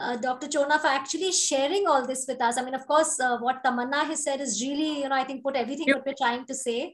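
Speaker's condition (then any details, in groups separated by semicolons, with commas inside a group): No condition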